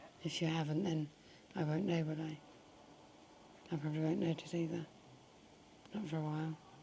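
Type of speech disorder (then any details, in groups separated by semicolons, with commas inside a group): Speech with a speaking valve; tracheostomy with speaking valve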